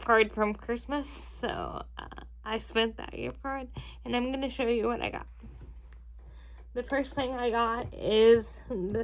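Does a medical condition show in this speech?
Yes: cerebral palsy, spastic.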